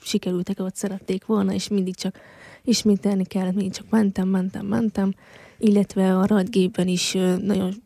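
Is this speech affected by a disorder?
Yes: hearing loss since birth; congenital, found at age one, device with surgery at 2.5, eight ear operations (3 left, 5 right) until ten; wears hearing device, blow to head could damage it.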